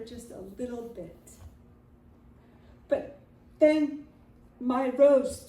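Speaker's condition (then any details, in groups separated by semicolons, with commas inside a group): Cerebral palsy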